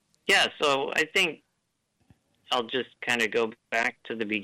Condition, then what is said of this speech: Muscular dystrophy. So my cadence might be slightly different, but it works well for me.